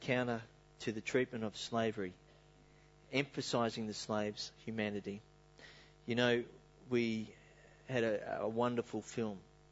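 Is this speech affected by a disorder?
No.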